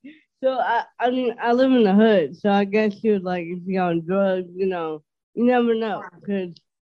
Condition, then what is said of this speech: Dysarthria. Now, if you listen to people that have it, they sound a lot worse than I do.